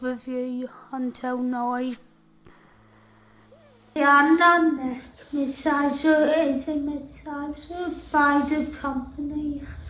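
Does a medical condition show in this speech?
Yes: tracheostomy and ventilator dependent; electric and manual wheelchairs.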